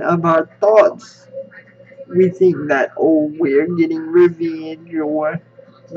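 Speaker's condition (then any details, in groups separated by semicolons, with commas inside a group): Spastic cerebral palsy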